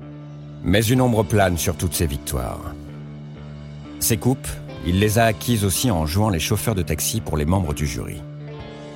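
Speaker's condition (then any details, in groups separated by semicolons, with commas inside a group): No condition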